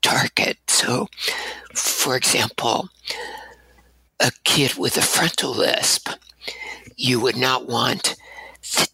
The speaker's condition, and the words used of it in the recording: Spasmodic dysphonia. But as I say in my workshops, because a lot of times people are looking really concerned when they hear what I sound like.